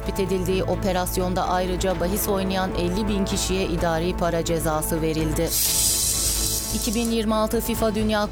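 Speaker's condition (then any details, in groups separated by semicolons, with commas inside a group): No condition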